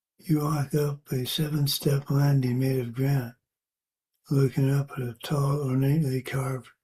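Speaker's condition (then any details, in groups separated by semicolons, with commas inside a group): Parkinson's; age 73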